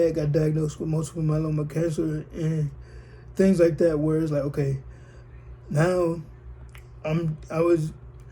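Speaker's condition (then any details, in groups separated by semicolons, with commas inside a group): Cerebral palsy, spastic diplegia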